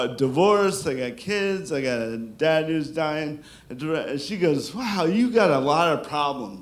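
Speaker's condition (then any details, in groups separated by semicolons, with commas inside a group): Cerebral palsy; from birth; sounds drunk, constant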